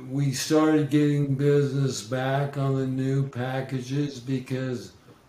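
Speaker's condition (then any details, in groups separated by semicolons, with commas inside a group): ALS; slurred speech, losing voice, still heard loud and clear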